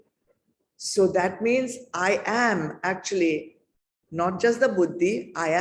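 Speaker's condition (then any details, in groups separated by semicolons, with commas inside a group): No condition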